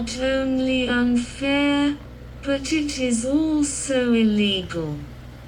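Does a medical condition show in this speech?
Yes: cerebral palsy.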